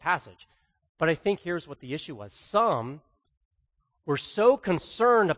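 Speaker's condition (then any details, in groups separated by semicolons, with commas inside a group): No condition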